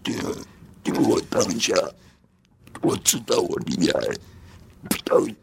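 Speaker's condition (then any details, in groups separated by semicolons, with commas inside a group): Total laryngectomy; stage four hypopharyngeal cancer at 45, no vocal cords, smoked four packs daily; esophageal speech learned at 中華民國無喉者復聲協會, nearly a year and a half to say name; hoarse under two months before diagnosis, voiceless after surgery, now slow esophageal speech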